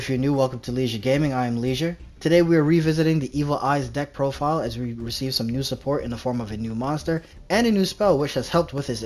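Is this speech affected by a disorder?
No.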